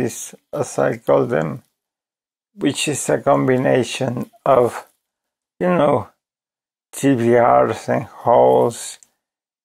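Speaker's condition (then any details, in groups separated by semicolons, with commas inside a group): ALS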